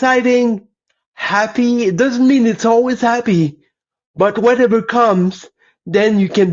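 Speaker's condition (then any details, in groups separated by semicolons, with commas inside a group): Cerebral palsy; lifelong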